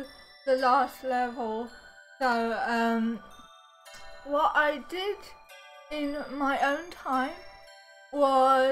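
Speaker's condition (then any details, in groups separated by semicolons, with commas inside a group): Cerebral palsy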